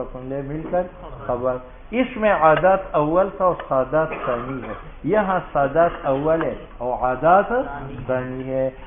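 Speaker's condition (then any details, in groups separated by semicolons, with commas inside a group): No condition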